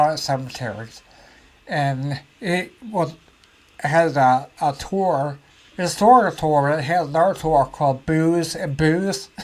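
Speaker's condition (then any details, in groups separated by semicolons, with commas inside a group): Ataxia; may slur speech, may sound drunk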